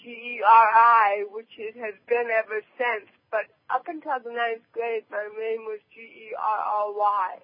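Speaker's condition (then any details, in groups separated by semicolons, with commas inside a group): Cerebral palsy; present from birth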